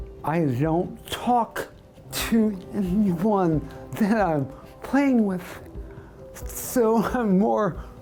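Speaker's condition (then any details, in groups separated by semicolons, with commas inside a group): Rare dystonia; segmental dystonia of larynx, likely tongue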